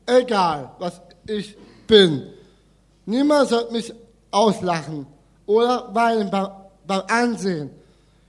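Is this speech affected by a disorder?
Yes: Down syndrome; congenital, lifelong, known after birth; adult, heard in recorded reading clip.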